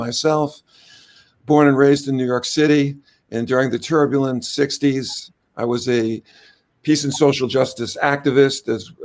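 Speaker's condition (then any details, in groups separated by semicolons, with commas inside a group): No condition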